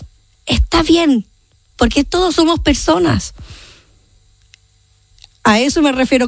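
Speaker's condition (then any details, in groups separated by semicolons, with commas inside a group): Down syndrome; genetic condition, from birth; age 30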